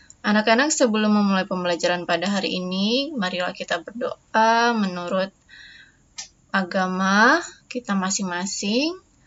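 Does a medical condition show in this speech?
No.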